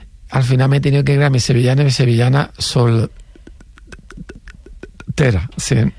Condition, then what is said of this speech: Stuttering. Al principio me decías, bueno, tengo un poco de tartamudez, da sí.